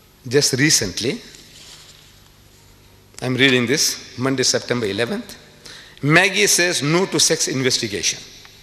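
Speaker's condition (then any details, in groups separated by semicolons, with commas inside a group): No condition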